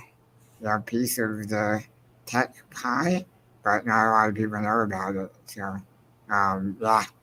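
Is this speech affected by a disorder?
Yes: spinal muscular atrophy.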